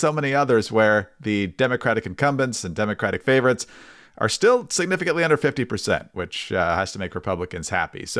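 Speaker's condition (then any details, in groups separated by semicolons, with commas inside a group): No condition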